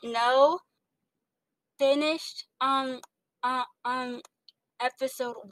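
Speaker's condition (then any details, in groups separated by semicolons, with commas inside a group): Stuttering; voice sounds young; repeated sounds, blocks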